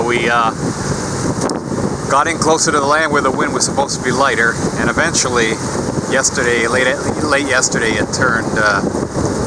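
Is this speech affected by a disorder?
No.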